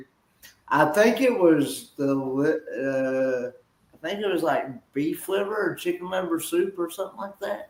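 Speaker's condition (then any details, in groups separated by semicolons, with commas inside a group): Cerebral palsy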